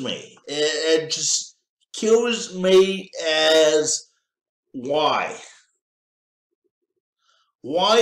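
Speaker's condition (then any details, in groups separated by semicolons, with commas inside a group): Cerebral palsy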